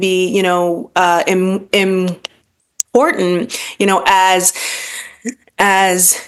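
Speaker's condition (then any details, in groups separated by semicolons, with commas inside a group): Stuttering; lifelong stuttering; pursues public speaking to face fear of talking, still stutters, feels vulnerable on podcasts; long-standing fear of talking, past avoidance of carrying conversations, stuttering held back career; repeated sounds, prolonged sounds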